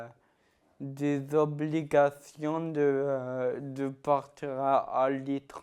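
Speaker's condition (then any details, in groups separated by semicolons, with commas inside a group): Ataxia-telangiectasia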